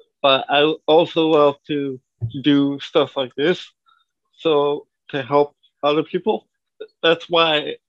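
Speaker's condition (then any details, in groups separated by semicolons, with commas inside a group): Cerebral palsy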